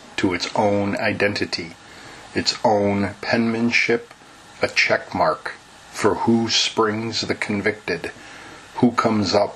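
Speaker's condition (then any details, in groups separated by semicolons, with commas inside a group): No condition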